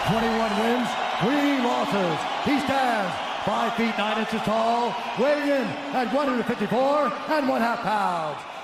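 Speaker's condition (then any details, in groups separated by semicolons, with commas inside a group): No condition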